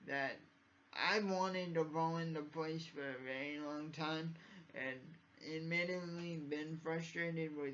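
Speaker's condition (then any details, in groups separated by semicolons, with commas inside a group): Cerebral palsy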